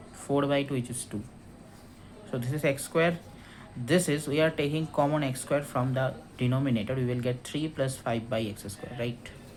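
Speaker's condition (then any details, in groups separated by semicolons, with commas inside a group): No condition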